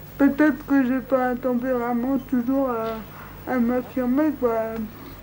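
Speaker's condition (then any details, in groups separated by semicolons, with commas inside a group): Cerebral palsy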